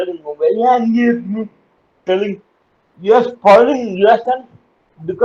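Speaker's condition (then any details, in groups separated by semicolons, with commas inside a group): Cerebral palsy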